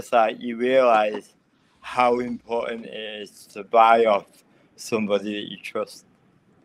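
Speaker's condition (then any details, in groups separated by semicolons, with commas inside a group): Cerebral palsy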